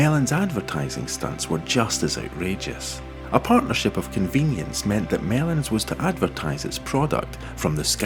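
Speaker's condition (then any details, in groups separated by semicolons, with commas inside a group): No condition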